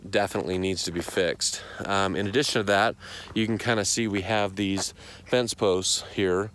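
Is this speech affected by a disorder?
No.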